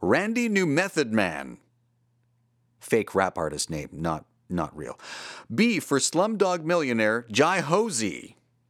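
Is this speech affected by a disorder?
No.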